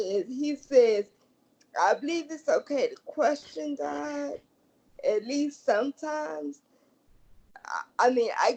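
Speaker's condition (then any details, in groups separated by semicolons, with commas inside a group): Cerebral palsy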